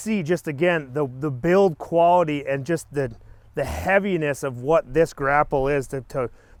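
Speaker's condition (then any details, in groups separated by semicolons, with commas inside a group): No condition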